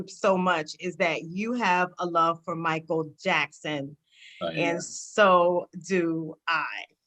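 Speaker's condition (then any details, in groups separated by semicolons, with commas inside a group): No condition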